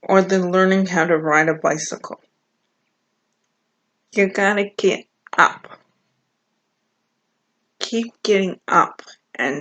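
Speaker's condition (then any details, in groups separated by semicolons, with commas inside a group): Cerebral palsy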